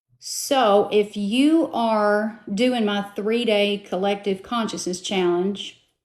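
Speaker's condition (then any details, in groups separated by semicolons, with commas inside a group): No condition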